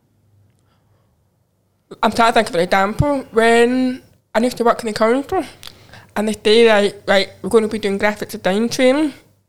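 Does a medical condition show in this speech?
Yes: profound deafness, cochlear implant; learned to listen through implant, sign language learned around age 16; getting tired, following conversations exhausting; learned to talk before sign language, speaks to hearing people, signs to deaf people.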